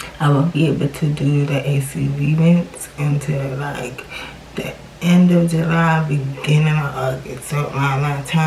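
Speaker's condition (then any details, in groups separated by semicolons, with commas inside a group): Cerebral palsy; from birth, left leg affected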